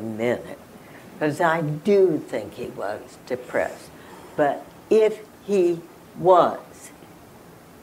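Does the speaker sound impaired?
Yes: spasmodic dysphonia; diagnosed 1998 at Johns Hopkins within 1 hour, 4 months unable to talk before, ALS, throat cancer suspected; could not talk for 4 months before diagnosis, injections allow continued radio broadcasting.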